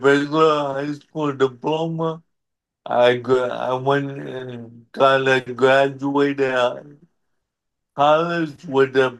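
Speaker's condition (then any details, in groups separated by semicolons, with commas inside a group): Cerebral palsy; wheelchair over the years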